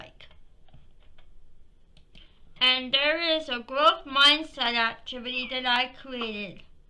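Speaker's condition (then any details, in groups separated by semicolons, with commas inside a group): Cerebral palsy; from birth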